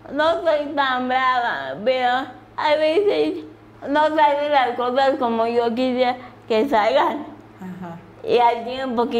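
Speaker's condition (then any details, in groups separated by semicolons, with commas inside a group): Cerebral palsy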